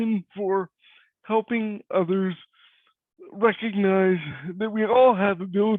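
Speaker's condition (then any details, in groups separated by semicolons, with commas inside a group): Cerebral palsy; cannot walk; voice is different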